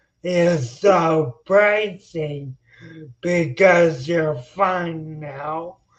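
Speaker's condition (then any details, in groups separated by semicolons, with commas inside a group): Spinocerebellar ataxia; onset at 26, slow progression, hand jerks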